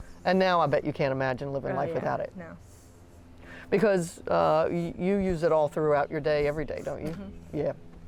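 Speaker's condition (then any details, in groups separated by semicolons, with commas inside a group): No condition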